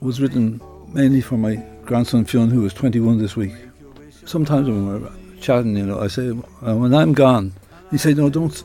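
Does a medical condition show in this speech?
Yes: Parkinson's disease; diagnosed about 10 years ago, progressive, expected to worsen; aches and pains, various tremors, fingertip trouble with buttons, hallucinations, hard first morning hour needing dopamine.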